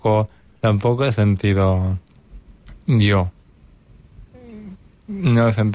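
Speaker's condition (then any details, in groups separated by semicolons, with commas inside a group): Cerebral palsy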